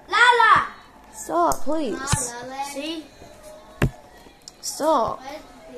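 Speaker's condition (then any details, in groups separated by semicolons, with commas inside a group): No condition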